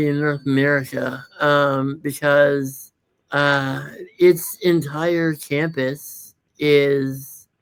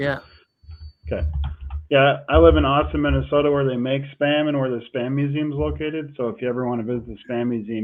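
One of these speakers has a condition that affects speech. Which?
The first: muscular dystrophy.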